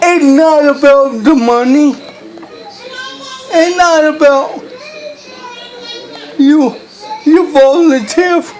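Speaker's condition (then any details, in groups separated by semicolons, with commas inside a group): Cerebral palsy; speech hard to understand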